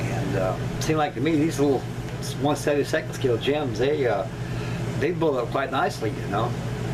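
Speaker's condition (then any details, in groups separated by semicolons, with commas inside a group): No condition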